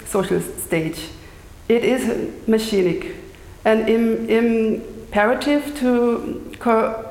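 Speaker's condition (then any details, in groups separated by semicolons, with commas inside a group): Stuttering; lifelong stutter, neurological, speech therapy, countless therapists and doctors, teen jaw, belly, leg cramps suppressing; audibly stuttering during lecture performance, amount varies day to day; stutters on own name, smooth circular repetitions, silent blocks, slower than fluent speakers; repeated sounds, blocks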